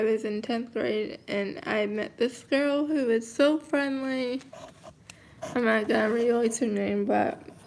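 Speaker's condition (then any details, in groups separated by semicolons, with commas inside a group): Cerebral palsy, mild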